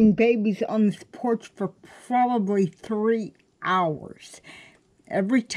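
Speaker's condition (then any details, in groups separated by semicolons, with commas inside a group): Cerebral palsy; affects standing and balance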